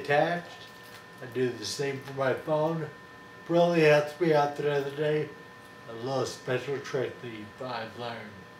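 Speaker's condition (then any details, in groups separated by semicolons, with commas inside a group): Friedreich's ataxia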